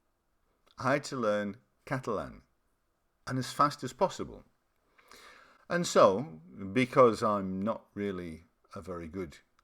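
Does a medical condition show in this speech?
No.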